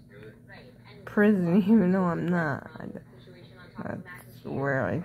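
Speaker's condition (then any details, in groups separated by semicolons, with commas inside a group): Cerebral palsy; sounds out of breath after therapy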